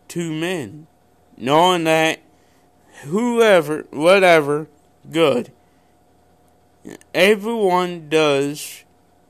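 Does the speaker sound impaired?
Yes: cerebral palsy; congenital cerebral palsy, born with condition, wears glasses.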